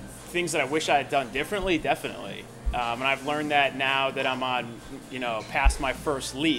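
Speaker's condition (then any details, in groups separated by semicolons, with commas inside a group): No condition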